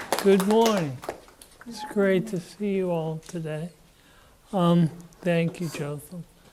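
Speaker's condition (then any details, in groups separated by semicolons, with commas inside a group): Parkinson's disease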